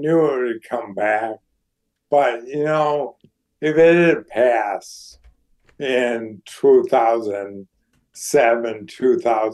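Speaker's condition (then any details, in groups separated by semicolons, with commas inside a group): ALS; declining health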